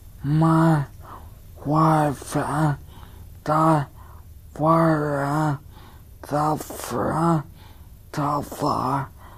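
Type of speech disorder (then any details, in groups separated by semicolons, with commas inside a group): Spastic dysarthria; cerebral palsy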